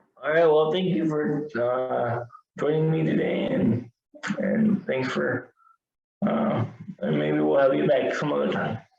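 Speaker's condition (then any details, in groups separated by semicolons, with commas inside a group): Cerebral palsy, severe; wheelchair user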